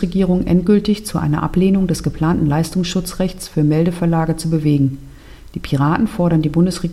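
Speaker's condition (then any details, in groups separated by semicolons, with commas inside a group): No condition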